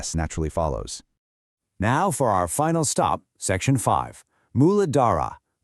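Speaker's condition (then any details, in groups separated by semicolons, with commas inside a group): No condition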